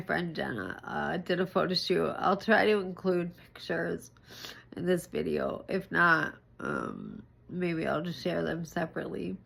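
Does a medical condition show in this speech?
Yes: ALS.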